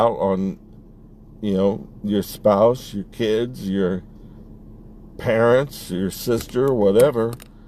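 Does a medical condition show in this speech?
Yes: ALS.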